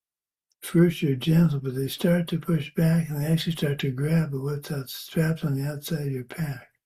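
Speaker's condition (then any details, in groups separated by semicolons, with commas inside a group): Parkinson's; age 73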